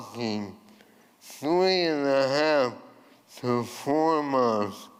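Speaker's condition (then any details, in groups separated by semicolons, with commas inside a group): ALS; voice changed from earlier resonant voice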